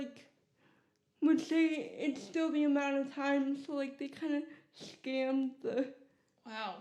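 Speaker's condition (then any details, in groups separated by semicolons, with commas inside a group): Cerebral palsy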